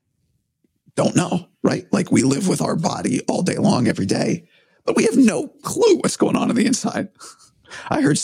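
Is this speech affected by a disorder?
Yes: vocal cord surgery; vocal cord problem, not uncommon, long search for diagnosis, vocal cord surgery by ear nose and throat surgeon; voice compromised, objectively worse than usual, unsure if voice returns to 100%.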